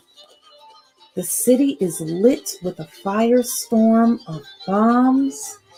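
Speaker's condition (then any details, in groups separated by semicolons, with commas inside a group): No condition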